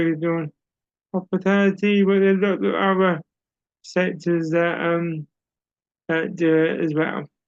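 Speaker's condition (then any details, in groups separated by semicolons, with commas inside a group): Cerebral palsy; uses wheelchair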